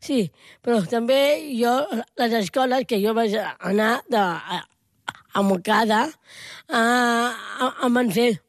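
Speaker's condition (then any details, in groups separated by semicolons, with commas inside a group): Down syndrome; intellectual disability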